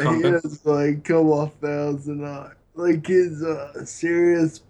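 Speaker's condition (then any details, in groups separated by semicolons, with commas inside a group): Friedreich's ataxia; degenerative neurological disease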